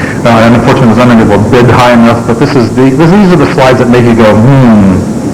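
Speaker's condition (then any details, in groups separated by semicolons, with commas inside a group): No condition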